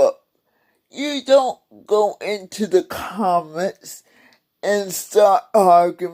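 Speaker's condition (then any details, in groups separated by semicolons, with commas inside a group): Cerebral palsy; several unnoticed strokes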